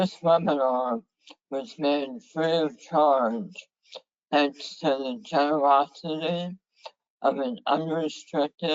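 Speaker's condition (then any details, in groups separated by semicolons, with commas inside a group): Head and neck cancer; survivor; severe dysphagia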